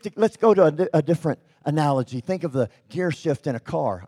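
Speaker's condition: Cleft lip and palate; congenital

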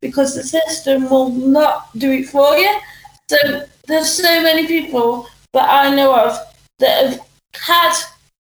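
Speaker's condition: Cerebral palsy; needs help with eating

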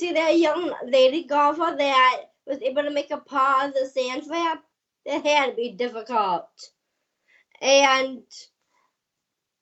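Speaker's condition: Down syndrome

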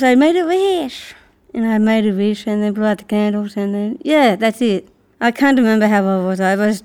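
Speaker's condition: Down syndrome; learning difficulty; age 38

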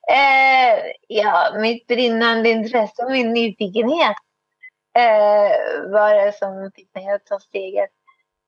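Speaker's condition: Cerebral palsy, spastic

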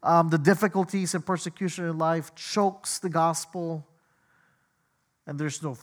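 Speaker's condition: No condition

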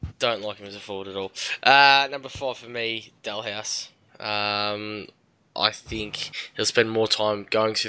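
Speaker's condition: No condition

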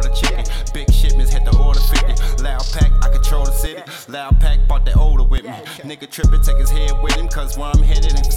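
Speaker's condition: No condition

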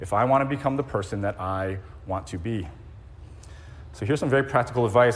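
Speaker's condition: No condition

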